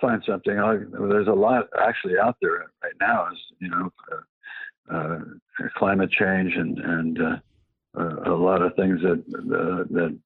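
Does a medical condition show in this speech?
Yes: Parkinson's; past cancer.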